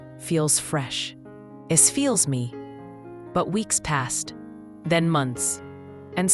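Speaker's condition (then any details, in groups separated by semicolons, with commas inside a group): No condition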